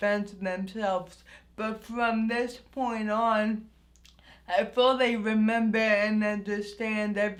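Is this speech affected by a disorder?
Yes: anoxic brain injury; yes/no by mouth or tongue, thickened liquids.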